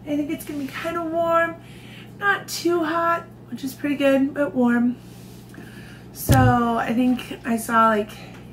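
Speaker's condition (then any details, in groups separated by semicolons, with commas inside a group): No condition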